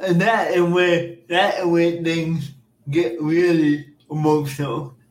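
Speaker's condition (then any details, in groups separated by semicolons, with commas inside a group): Cerebral palsy; speech impairments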